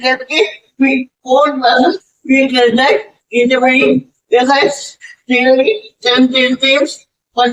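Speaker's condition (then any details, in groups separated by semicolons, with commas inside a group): Cerebral palsy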